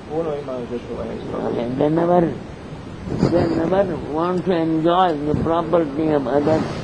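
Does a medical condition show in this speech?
Yes: deafness; long fluent English story narration, questions from listeners not taken.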